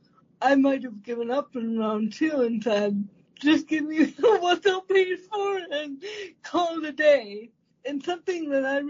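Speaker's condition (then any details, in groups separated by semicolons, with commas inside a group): Cerebral palsy; congenital, manual wheelchair most of early life, first power wheelchair at 14, therapist and parents decided; uses standing power wheelchair for independent standing, replacing standing frame needing transfer by helper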